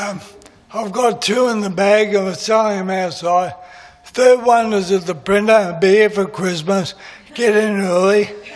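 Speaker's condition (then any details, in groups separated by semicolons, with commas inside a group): MND; affects voice, breathing and hands; diagnosed about a year ago, age 58; voice is going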